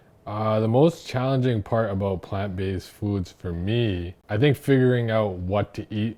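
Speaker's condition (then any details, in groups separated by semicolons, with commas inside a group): No condition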